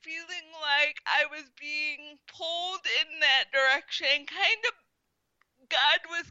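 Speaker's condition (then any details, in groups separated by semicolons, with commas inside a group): Spastic quadriplegic cerebral palsy; walks with walker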